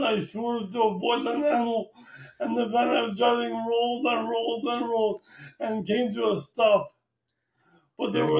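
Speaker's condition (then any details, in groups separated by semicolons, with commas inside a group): Traumatic brain injury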